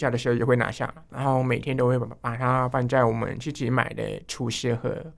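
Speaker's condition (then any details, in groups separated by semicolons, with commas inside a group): Hearing loss; hearing loss from enlarged vestibular aqueduct, long auditory-speech training with therapist 蘇心怡 into junior high, electronic hearing device; articulation clear enough, too fast, speeds up and loses breath when absorbed, heavy nasality, mistaken for overseas student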